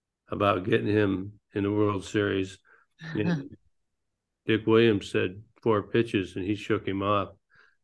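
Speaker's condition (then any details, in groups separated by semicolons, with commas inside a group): Parkinson's disease; ping pong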